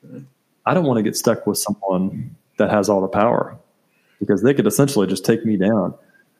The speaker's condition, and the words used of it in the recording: None; typical speech.